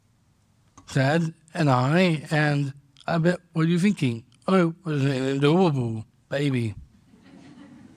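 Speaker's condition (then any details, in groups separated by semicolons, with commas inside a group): Down syndrome; congenital, diagnosed at birth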